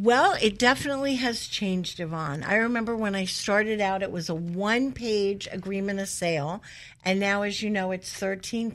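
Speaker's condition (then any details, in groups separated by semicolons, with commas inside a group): No condition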